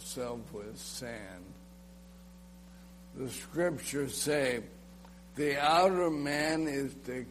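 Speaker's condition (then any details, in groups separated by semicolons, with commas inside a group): ALS; end of life approaching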